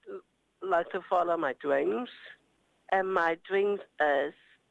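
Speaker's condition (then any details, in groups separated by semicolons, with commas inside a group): Down syndrome; congenital, life-shortening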